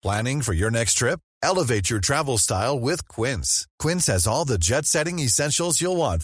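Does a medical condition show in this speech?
No.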